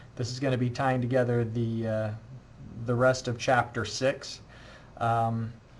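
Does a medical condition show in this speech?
No.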